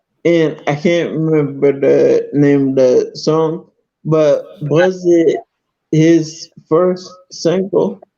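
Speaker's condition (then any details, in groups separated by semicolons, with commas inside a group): Multiple sclerosis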